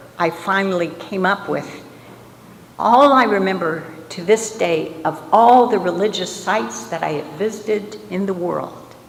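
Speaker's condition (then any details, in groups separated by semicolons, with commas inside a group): No condition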